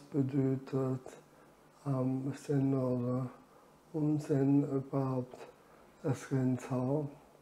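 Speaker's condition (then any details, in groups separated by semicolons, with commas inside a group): Amyotrophic lateral sclerosis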